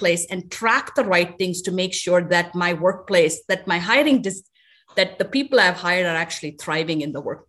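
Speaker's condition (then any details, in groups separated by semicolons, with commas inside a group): No condition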